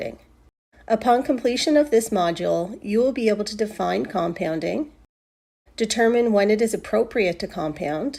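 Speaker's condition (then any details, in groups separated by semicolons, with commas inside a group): No condition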